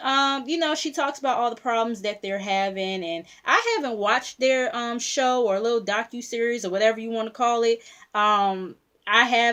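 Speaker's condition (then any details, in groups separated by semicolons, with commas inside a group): No condition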